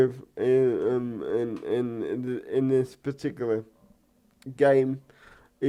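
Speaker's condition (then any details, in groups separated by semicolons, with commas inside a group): Cerebral palsy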